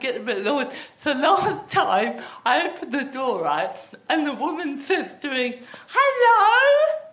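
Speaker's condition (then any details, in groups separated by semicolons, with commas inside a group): Athetoid cerebral palsy; with myotonia and ataxia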